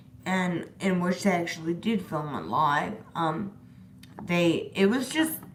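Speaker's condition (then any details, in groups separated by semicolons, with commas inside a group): Disability causing slurred speech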